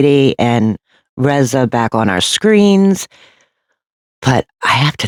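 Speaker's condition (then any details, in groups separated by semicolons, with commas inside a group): No condition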